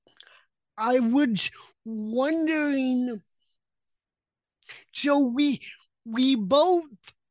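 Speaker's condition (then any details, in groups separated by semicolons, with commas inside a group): Cerebral palsy; self-described chatterbox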